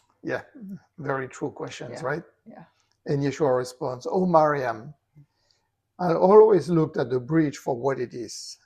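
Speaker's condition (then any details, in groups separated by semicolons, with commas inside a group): No condition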